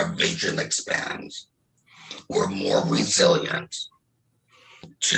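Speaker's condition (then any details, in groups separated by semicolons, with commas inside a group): Laryngectomy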